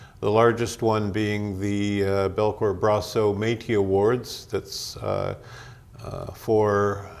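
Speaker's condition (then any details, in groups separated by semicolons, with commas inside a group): No condition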